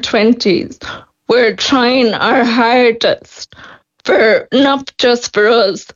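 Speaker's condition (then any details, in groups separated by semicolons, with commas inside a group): Friedreich's ataxia; progressive, wheelchair user, in 20s, sky claras drug by Biogen wanted, not yet funded; deteriorating month to month, losing mobility, cannot transfer without two-person hands-on support; losing speech, losing swallow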